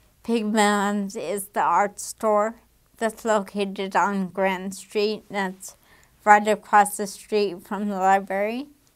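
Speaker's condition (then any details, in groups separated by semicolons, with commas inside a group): Damaged diaphragm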